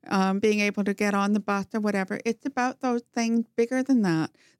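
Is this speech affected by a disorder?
Yes: profound hearing loss, congenital, bilateral; talks very well despite profound hearing loss.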